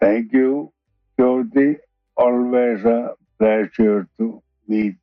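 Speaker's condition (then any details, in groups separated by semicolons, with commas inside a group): ALS, bulbar onset, later regular ALS; later reclassified as regular form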